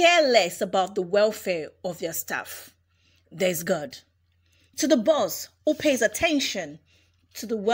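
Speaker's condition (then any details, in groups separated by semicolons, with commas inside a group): No condition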